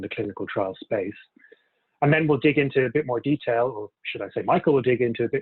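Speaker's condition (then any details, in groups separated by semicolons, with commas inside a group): No condition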